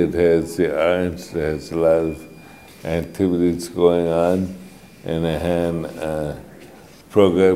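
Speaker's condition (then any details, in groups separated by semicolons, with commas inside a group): Mitochondrial disorder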